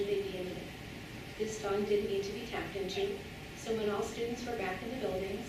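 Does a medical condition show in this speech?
No.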